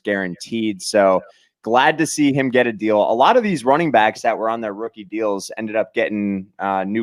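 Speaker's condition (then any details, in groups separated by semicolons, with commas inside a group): No condition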